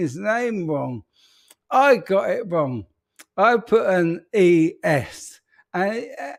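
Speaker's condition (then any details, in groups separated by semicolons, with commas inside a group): ALS; speech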